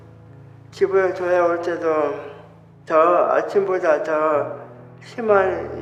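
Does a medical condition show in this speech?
Yes: brain lesion disability.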